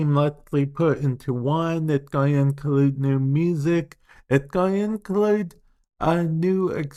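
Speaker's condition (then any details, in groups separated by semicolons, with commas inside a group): Cerebral palsy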